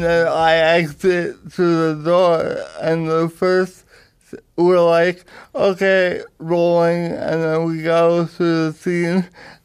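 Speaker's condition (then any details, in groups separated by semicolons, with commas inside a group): Cerebral palsy; power wheelchair user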